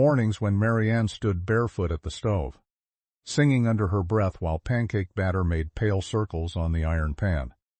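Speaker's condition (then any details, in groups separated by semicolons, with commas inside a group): No condition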